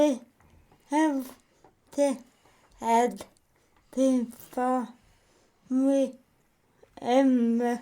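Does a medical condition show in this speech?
Yes: cerebral palsy; from birth.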